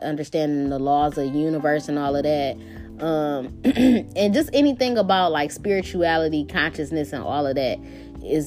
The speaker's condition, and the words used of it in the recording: None; typical speech.